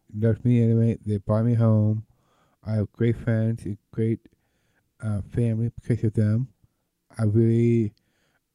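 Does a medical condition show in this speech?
Yes: Down syndrome; present from birth; about to be 39; needs some help communicating at work.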